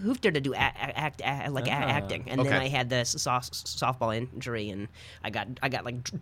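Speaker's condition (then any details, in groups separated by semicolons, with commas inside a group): Stutter; acquired after softball injury playing shortstop about four years ago, told it was vocal contusion, mostly neurological; worse on stage when rushing and trying harder, occurs over phone, different cadence, throat shake; repeated sounds, prolonged sounds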